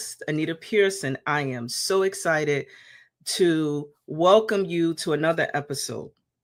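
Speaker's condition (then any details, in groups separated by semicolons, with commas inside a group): No condition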